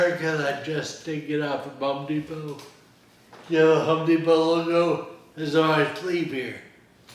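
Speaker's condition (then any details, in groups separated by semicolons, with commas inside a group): Friedreich ataxia; inherited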